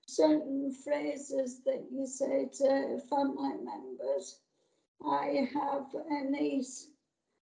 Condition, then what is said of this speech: ALS (motor neuron disease). It's affected my voice quite a lot, actually.